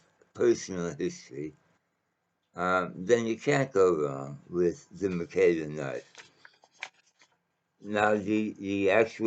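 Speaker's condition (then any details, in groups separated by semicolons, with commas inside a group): Mouth cancer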